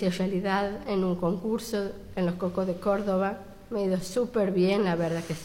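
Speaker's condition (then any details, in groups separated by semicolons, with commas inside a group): Down syndrome; stimulated by mother for many years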